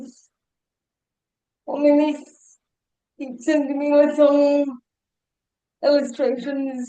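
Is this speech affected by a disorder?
Yes: cerebral palsy.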